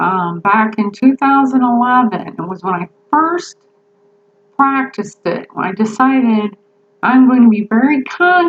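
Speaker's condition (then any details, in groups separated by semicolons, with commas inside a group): No condition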